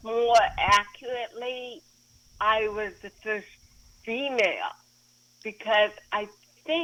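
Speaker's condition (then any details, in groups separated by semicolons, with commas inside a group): Cerebral palsy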